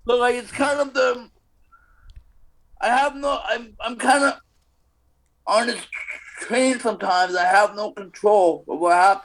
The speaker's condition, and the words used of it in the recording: Stuttering. If I speak in a louder voice and a little robotic, I sound like this.